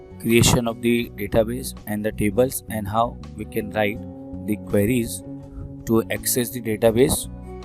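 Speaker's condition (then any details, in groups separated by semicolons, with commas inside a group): No condition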